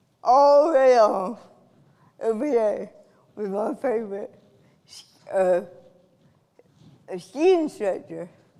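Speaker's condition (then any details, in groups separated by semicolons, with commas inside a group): Cerebral palsy; from birth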